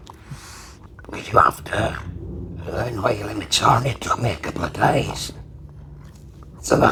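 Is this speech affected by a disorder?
Yes: laryngectomy; permanent tracheostomy.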